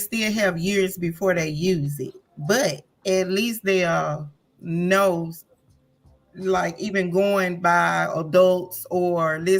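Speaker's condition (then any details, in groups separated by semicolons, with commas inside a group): No condition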